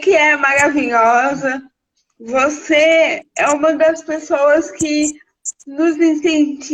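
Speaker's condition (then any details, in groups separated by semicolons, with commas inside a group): Cerebral palsy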